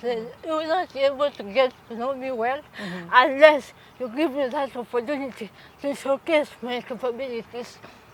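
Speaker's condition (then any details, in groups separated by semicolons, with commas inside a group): Cerebral palsy; from birth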